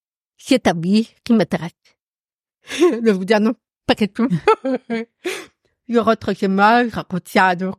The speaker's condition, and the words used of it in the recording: Deafness. Alors que j'ai une surdité profonde, tout le monde entend bien qu'avec ma surdité, il y a un accent.